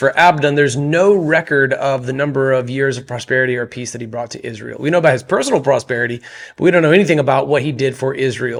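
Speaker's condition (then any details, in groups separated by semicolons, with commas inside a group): No condition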